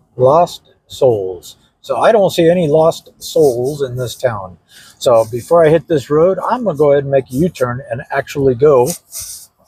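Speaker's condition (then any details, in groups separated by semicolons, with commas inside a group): No condition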